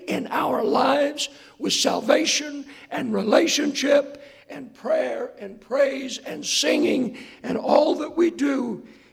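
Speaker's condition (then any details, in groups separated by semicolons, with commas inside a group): Hoarseness after vocal cord surgery; not smooth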